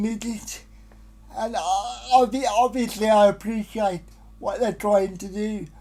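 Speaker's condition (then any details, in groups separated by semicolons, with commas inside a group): Cerebral palsy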